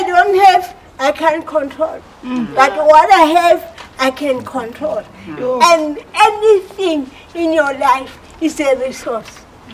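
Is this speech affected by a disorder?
Yes: cerebral palsy; speech impediment, understandable.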